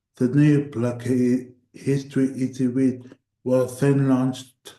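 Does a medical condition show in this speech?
Yes: cerebral palsy; voice tires at times.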